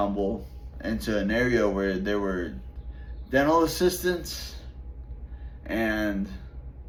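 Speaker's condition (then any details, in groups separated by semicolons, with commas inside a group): Traumatic brain injury; 20-foot fall, surgery; relearned talking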